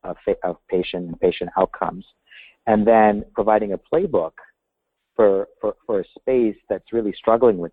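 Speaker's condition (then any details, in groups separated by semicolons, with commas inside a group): No condition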